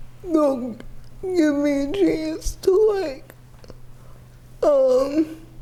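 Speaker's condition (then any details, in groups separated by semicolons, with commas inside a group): Cerebral palsy, severe; quadriplegia with athetoid component, full body involvement, hip surgeries; GMFCS level 4, power wheelchair, walks short distances with walker; articulation affected, may be hard to understand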